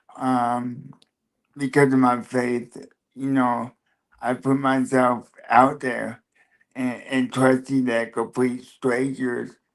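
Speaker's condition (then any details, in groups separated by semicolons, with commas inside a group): Cerebral palsy, spastic quadriplegia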